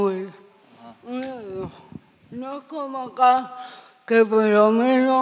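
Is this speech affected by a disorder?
Yes: severe cerebral palsy.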